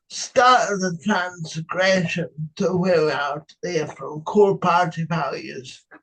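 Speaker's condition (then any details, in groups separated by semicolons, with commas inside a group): Cerebral palsy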